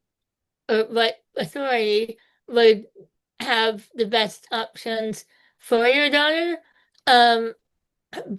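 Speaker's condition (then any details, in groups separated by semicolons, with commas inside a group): Spinal muscular atrophy type two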